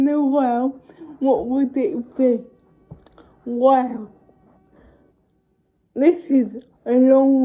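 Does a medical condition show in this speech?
Yes: cerebral palsy.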